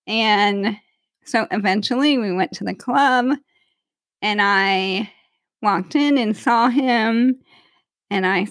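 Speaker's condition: ALS; voice affected when tired or talking too much, voice banked years ago for computer

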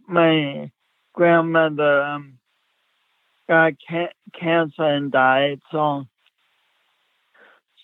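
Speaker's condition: Speech impediment; since childhood

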